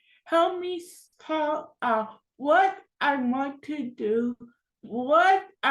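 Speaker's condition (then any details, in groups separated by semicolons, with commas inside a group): Cerebral palsy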